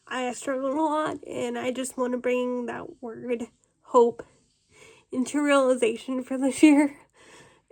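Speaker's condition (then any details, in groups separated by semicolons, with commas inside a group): Cerebral palsy, spastic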